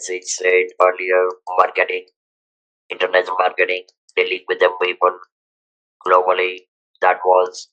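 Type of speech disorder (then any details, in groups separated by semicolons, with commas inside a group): Electrolarynx speech; throat cancer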